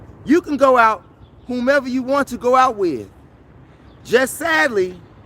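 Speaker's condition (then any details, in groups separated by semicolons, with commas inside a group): No condition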